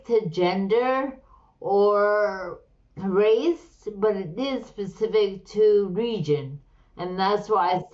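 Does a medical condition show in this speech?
Yes: slurred speech.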